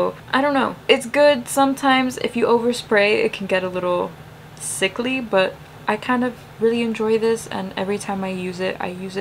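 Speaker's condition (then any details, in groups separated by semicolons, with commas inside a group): No condition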